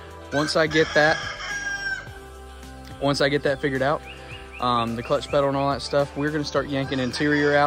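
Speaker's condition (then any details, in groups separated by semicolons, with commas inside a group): No condition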